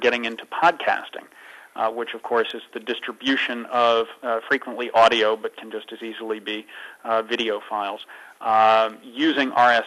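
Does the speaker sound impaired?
No.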